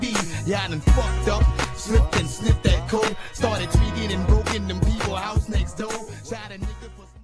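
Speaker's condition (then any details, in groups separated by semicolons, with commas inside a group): No condition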